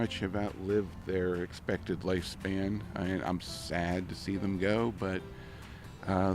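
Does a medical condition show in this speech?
No.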